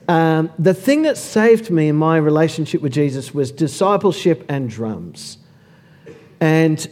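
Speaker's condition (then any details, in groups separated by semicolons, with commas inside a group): No condition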